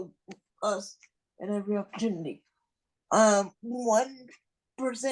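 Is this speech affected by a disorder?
Yes: cerebral palsy.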